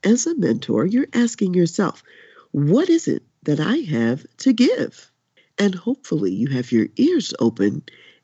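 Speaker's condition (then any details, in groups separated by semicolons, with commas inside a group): No condition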